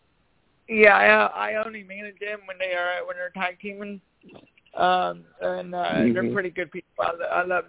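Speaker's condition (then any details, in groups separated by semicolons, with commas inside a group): Cerebral palsy; past challenges speaking up, voice improved over last year, spanish speaker with limited english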